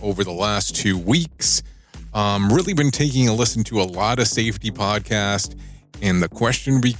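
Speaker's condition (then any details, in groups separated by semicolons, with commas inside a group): No condition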